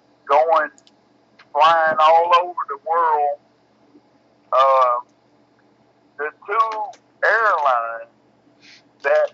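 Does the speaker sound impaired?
Yes: cerebral palsy; bedbound; intestines completely stopped up, awaiting surgery.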